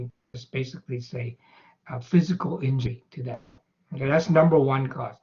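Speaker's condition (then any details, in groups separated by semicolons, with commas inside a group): No condition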